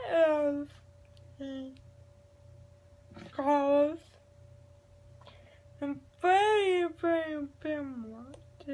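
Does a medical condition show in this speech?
Yes: cerebral palsy.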